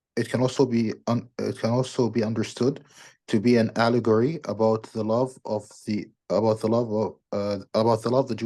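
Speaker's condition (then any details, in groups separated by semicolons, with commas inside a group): No condition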